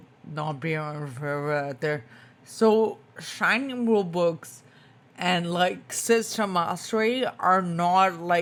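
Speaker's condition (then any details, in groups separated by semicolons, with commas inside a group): Spinocerebellar ataxia type 2, SCA2; tongue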